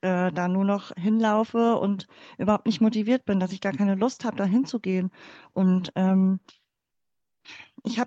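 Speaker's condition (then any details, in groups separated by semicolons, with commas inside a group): Cleft palate; congenital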